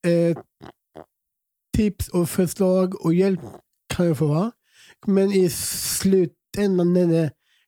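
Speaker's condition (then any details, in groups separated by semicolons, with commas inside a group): Down syndrome; present from birth; 32 years with condition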